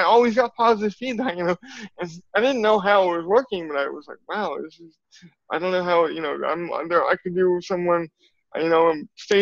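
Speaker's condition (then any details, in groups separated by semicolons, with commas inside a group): Cerebral palsy; from birth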